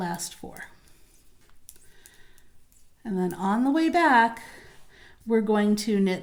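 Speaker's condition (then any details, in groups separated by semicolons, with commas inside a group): No condition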